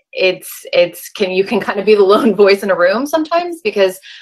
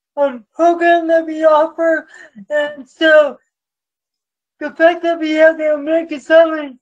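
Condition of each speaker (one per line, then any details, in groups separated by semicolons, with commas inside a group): No condition
Cerebral palsy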